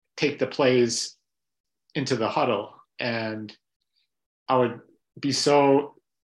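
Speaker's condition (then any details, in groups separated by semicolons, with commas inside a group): Stuttering; stuttering since childhood, fear, shame and avoidance for over 20 years; avoidance reduction therapy, eye contact work first, then open stuttering; shows all stuttering openly, keeps eye contact, formerly exhausted after each stuttering moment; prolonged sounds, blocks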